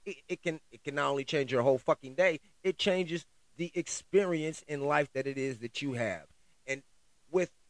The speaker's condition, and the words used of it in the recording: No condition.